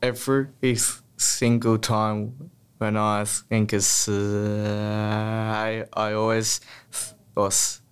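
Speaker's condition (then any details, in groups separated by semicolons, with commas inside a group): Stutter; childhood stutter, therapy grades 1-4, smooth speech at Box Hill Clinic 2 years from 14-15; repeated words, prolonged sounds, blocks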